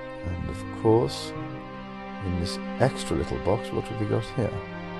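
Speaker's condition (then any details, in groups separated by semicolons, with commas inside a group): No condition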